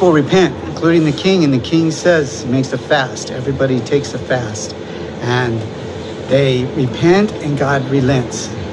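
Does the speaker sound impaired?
No.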